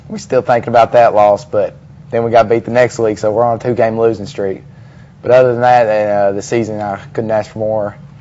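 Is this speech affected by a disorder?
No.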